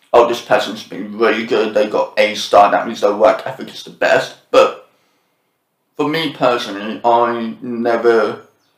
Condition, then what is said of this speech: Deafness. And that was just what been helping me to be able to speak as clearly.